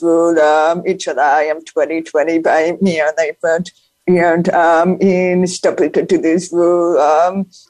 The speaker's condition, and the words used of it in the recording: Deafness. But I am still, either people don't take the time to ask me to repeat myself when, if they don't understand me because it's not the speech pattern that they may be used to.